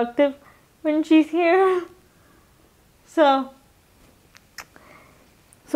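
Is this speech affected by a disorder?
Yes: cerebral palsy.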